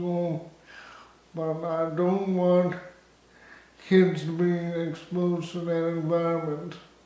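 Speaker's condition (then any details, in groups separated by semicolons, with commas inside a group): Cerebral palsy; spastic type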